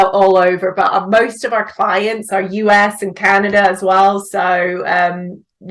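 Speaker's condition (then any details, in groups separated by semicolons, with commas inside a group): No condition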